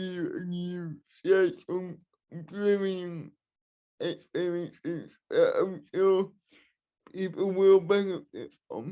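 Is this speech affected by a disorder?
Yes: cerebral palsy, spastic and dyskinetic.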